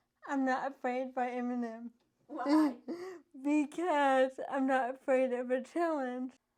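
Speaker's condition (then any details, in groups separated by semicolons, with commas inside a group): Cerebral palsy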